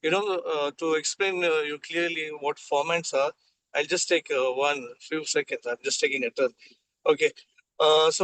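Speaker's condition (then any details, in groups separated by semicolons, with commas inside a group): No condition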